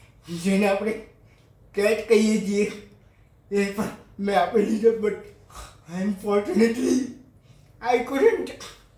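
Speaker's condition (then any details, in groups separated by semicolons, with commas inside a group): Cerebral palsy; from birth, uses legs for tasks and computer; age 30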